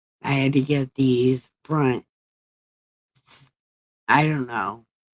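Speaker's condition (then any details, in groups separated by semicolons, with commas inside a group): Brain injury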